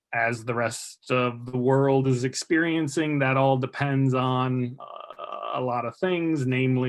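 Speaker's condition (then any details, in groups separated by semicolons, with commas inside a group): No condition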